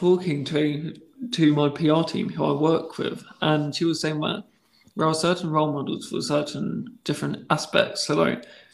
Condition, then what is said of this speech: Stuttering. Like, we've all, like, the worst thing for me is when people finish my sentences and then it just makes me stammer more.